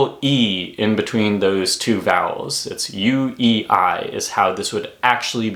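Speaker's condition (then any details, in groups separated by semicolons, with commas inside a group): No condition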